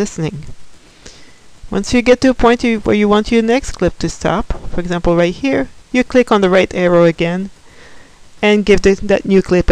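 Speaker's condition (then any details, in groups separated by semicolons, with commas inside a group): No condition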